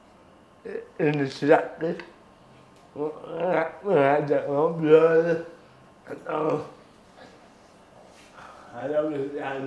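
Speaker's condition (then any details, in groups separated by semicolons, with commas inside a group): Cerebral palsy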